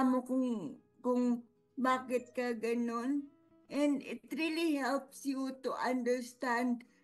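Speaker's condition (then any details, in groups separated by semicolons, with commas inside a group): Cerebral palsy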